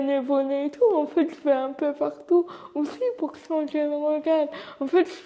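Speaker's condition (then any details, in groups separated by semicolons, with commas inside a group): Cerebral palsy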